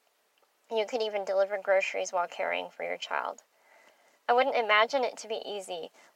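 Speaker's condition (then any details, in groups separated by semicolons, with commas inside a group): Bilateral cleft lip and palate; congenital; without partial air escapes to nasal passage, mushy unclear speech, could not roll r's, now improved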